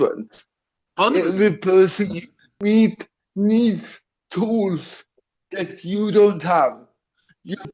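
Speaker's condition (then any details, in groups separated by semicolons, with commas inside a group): Cerebral palsy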